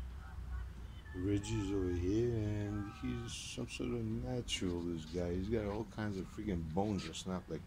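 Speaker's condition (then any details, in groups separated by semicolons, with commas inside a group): No condition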